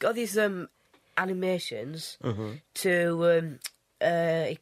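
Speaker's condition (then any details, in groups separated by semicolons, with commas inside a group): Down syndrome; child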